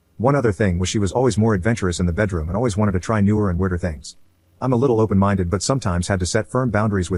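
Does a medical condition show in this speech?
No.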